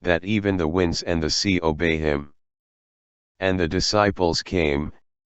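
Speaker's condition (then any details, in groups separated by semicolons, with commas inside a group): No condition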